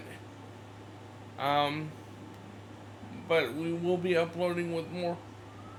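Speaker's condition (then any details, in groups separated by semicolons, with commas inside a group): Cerebral palsy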